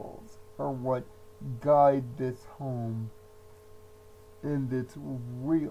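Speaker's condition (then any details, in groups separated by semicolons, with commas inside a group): Cerebral palsy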